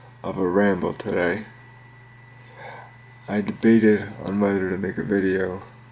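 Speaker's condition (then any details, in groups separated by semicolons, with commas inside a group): Cerebral palsy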